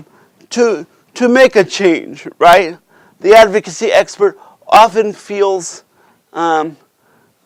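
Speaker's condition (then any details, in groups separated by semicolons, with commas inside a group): Cerebral palsy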